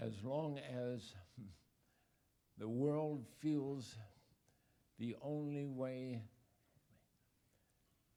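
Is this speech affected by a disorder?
Yes: ALS; body weakening, 2 years since onset.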